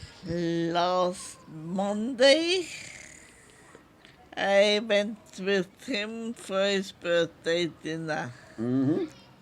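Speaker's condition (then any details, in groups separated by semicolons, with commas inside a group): Multiple sclerosis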